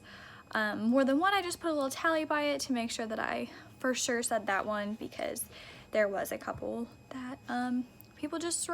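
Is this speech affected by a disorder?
No.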